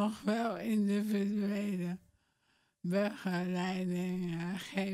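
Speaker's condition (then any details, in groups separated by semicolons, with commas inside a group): ALS; bulbar onset, walking unaffected; diagnosed within past year; speech clearly affected, long pauses up to half a minute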